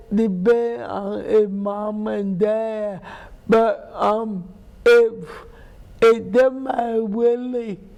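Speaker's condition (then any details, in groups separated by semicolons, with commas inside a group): Cerebral palsy; speech impairment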